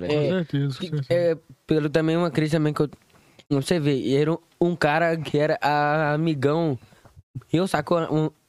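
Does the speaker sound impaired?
Yes: stuttering; stuttering less during podcast, relaxed after drinking and eating; no stutter singing, recording videos or speaking Carioca accent, blocks starting speech, less when drinking; here blocks.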